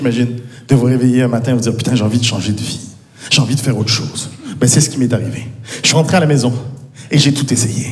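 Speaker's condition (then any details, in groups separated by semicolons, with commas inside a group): No condition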